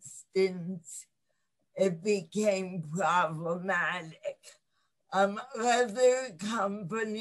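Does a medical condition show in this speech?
Yes: cerebral palsy; lifelong.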